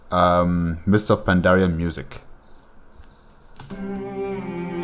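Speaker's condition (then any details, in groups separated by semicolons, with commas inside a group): No condition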